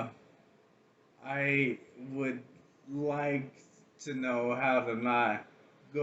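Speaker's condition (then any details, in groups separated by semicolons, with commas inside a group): ALS; can still talk a little, breathing tests good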